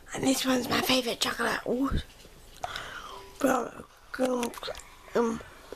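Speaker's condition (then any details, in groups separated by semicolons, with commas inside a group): Cerebral palsy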